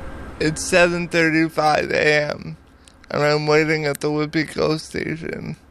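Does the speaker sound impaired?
Yes: cerebral palsy; power wheelchair user.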